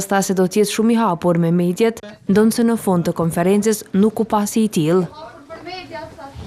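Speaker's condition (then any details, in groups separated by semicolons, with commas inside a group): No condition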